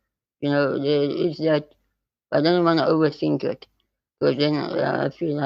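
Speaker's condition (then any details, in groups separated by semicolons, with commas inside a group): Spinal muscular atrophy type 2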